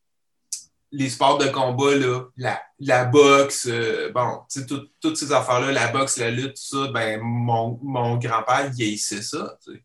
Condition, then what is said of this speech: Stuttering. Ce qui fait que le bégaiement, ben, je le contrôle jusqu'à un certain point.